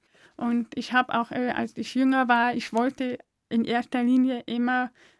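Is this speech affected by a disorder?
Yes: deafness; deaf since birth.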